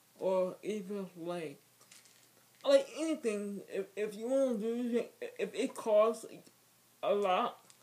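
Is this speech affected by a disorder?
Yes: speech impairment.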